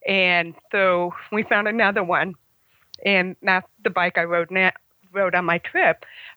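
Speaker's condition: Congenital hearing loss; about 75% hearing loss

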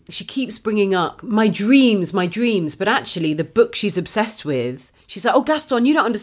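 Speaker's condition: No condition

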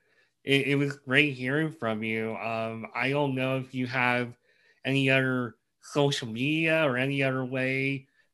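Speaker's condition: Cleft lip and palate; many obstacles in life

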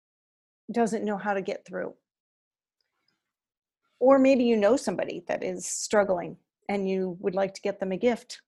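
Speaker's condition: No condition

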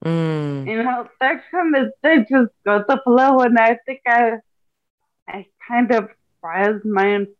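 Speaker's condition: Ataxia; stroke during benign brainstem tumor surgery at 26, right side numb, wheelchair one year; 5 years since onset, still shakes but much less, movement training for neuroplasticity, rock climbing; had speech, physical and occupational therapy

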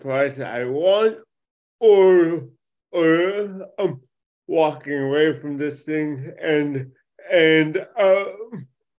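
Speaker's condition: Cerebral palsy; affects speech

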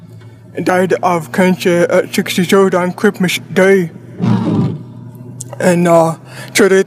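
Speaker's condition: Deafblindness; prosthetic eyes

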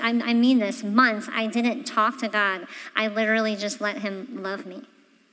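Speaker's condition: Cleft palate; congenital

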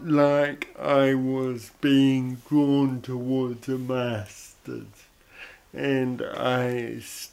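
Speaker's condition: Cerebral palsy; odd sort of voice

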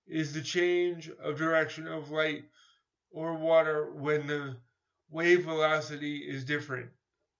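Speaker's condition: Cerebral palsy; uses crutches for walking, managed with exercises, physical therapy, daily routines

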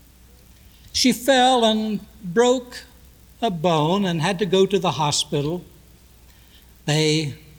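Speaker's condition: No condition

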